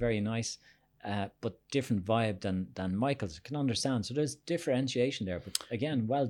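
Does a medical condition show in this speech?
No.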